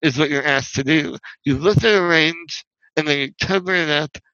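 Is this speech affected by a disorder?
Yes: spinal muscular atrophy; wheelchair user.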